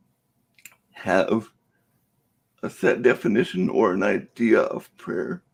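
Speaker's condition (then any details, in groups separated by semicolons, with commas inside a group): Cerebral palsy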